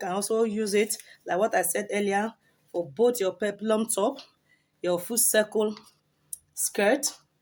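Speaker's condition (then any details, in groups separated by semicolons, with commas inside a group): No condition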